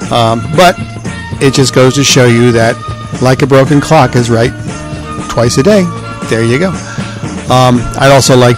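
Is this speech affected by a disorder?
No.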